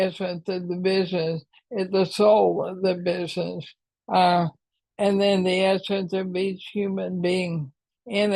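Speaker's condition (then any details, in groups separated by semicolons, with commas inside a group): ALS; expects to lose speech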